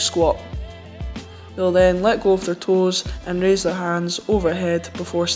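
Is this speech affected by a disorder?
No.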